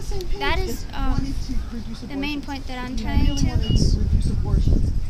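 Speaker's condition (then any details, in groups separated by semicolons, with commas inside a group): No condition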